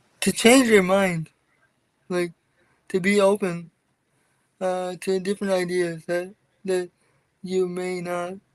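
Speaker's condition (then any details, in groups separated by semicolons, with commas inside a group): Cerebral palsy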